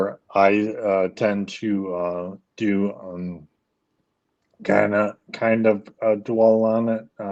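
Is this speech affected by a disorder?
Yes: ALS; speech issues.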